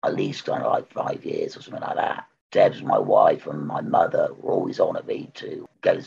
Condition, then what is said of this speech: Laryngectomy. I think probably my voice is probably better now than it was.